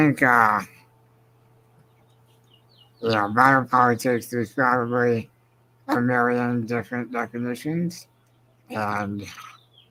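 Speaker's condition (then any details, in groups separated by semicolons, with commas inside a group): Spinal muscular atrophy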